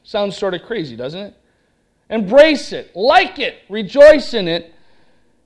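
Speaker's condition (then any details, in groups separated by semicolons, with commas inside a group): No condition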